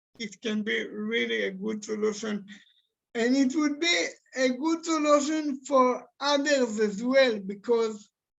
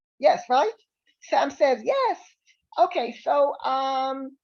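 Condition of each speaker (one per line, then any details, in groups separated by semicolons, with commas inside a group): Cerebral palsy
No condition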